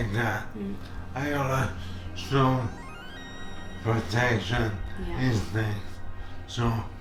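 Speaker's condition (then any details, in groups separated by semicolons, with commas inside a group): Motor neurone disease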